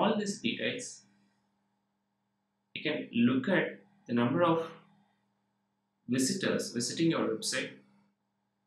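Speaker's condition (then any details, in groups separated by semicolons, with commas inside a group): No condition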